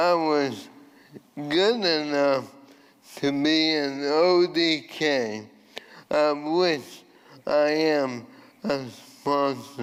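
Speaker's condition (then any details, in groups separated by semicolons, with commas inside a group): ALS; voice changed from earlier resonant voice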